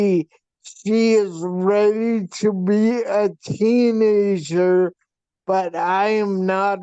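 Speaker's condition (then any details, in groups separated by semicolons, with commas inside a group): Vp shunt failure, brain pressure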